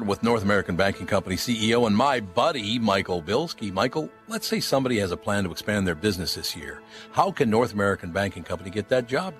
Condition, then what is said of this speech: No condition.